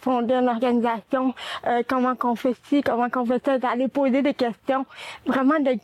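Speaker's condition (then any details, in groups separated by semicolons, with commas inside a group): Cerebral palsy; speech and language disorder caused by cerebral palsy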